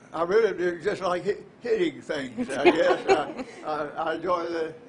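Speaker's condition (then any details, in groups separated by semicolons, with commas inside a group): Parkinson's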